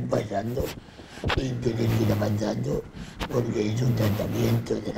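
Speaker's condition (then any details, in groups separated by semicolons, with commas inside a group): Laryngectomy; laryngectomy for laryngeal cancer; talking and eating after laryngectomy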